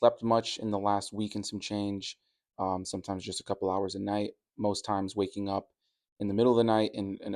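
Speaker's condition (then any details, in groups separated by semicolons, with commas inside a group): No condition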